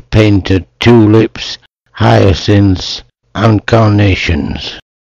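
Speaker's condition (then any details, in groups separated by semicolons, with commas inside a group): Motor neuron disease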